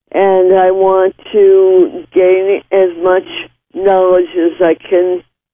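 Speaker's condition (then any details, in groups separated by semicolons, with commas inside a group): Cerebral palsy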